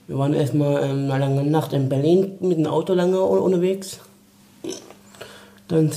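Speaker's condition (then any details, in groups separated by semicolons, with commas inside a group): Down syndrome; trisomy 21, genetic, developmental delay, early movement therapy, Montessori therapist Lore Andelik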